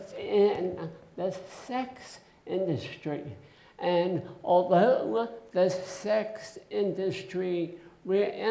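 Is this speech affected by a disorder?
Yes: essential tremor.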